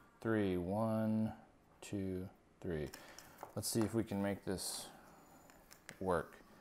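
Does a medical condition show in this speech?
No.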